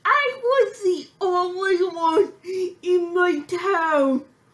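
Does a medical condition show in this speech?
Yes: physical speech impairment.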